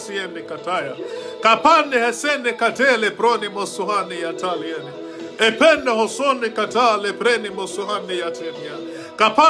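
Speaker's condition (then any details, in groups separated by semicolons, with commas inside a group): No condition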